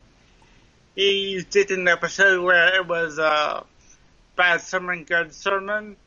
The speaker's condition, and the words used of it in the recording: Cerebral palsy. That's because I have a mild form of cerebral palsy, And I'm going to be joking about my speech impediment throughout the show.